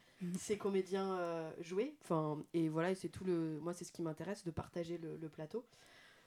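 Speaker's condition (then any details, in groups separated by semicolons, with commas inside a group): No condition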